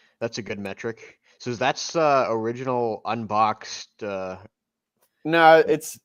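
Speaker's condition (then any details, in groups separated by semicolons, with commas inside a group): No condition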